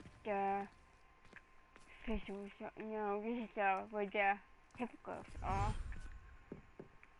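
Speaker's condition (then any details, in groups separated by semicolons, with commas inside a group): Cerebral palsy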